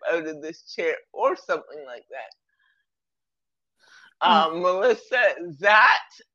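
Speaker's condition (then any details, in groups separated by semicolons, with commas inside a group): Cerebral palsy; present from birth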